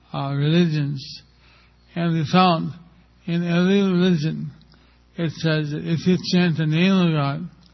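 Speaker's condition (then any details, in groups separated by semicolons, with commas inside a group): Stroke with facial paralysis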